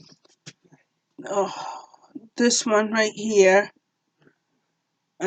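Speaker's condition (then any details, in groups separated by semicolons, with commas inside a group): Cerebral palsy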